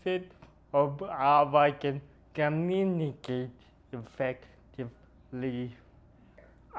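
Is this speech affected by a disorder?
Yes: cerebral palsy; noticeably atypical speech.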